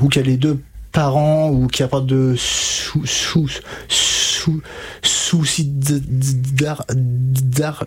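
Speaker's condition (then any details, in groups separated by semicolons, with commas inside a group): Stuttering; stuttering since age 5-6, severe from 5 to 20, untreated in childhood; blocks and repetitions now, formerly could not say a sentence without blocking; repeated sounds, prolonged sounds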